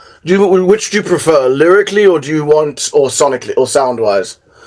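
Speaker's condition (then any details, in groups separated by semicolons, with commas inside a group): No condition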